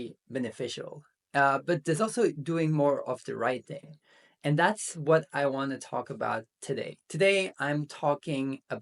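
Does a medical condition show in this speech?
No.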